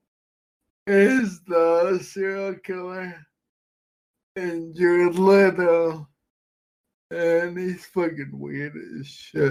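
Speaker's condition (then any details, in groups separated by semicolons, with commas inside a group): Friedreich's ataxia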